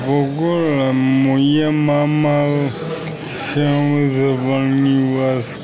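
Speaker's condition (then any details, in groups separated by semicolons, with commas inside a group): Aphasia; acquired after accident, severe brain injury, prolonged unconsciousness, 1% survival odds, whole body paralysed after waking; no speech for about five years after regaining consciousness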